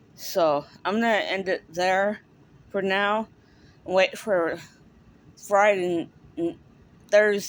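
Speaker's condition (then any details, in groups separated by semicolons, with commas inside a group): Cerebral palsy; speaks differently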